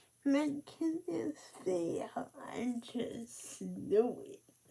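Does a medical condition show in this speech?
Yes: cerebral palsy; speech affected.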